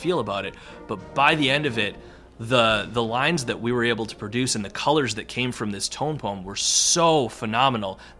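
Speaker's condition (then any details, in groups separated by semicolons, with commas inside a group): No condition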